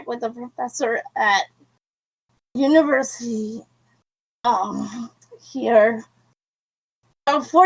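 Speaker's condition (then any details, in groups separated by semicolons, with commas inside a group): Cerebral palsy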